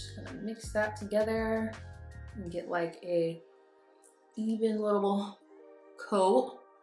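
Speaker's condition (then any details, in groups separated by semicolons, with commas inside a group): No condition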